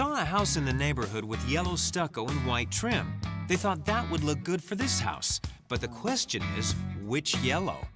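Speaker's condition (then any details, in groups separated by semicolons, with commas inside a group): No condition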